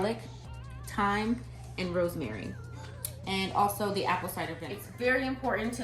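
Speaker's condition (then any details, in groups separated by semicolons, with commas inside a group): No condition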